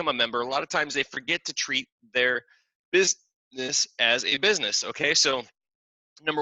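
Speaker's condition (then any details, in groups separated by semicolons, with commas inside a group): No condition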